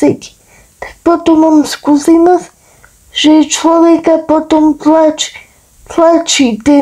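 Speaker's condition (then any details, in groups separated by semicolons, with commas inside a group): Cerebral palsy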